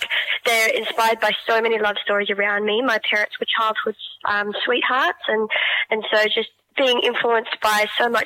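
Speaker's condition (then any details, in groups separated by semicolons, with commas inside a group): Cleft palate; congenital cleft palate, born with it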